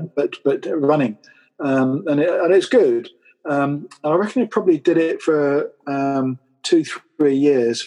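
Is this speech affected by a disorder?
Yes: aphasia and apraxia after stroke; aphasia and apraxia from stroke at age 50, one-sided arm and leg weakness; about eight years post stroke, home speech therapy every two days four months, later NHS therapist; trouble getting words out, intelligence intact, early on only yes, no and swear words.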